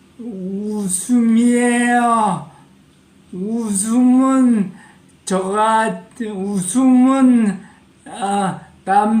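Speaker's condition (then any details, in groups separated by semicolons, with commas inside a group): Parkinson's disease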